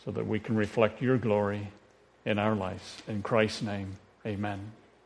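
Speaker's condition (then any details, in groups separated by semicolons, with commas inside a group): No condition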